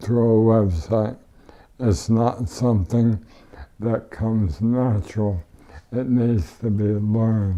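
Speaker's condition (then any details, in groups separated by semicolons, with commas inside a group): ALS; power wheelchair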